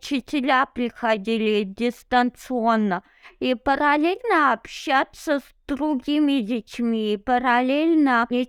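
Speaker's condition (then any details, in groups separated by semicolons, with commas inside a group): Cerebral palsy; no wheelchair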